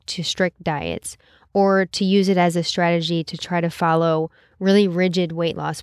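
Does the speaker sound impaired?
No.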